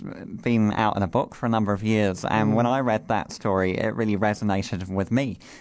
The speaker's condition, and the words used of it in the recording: Cleft palate. I say ironic because given the condition that you have, but you speak beautifully.